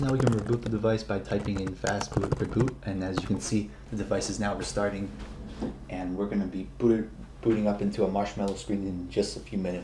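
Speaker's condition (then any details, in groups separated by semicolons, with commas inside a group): No condition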